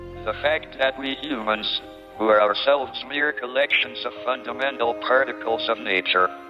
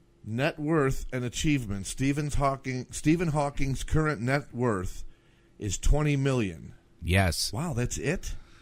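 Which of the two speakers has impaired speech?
The first: ALS; slowly progressing form; 55 years with disease, deceased, speaking through a speech-generating device.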